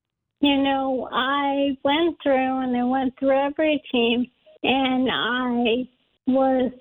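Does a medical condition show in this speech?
Yes: ALS; diagnosed a while back.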